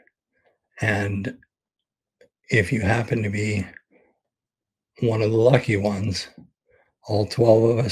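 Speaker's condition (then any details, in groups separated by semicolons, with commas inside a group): ALS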